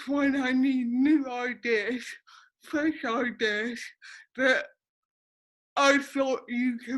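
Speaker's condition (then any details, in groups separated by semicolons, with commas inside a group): Cerebral palsy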